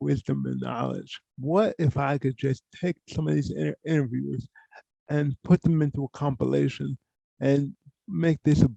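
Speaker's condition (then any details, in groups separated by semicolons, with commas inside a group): Cerebral palsy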